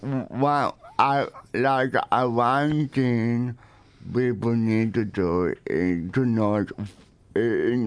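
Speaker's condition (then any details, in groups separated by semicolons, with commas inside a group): Cerebral palsy; typing messages often easier than speaking one-on-one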